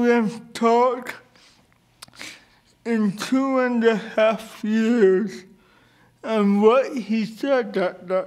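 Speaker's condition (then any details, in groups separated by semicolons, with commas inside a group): Cerebral palsy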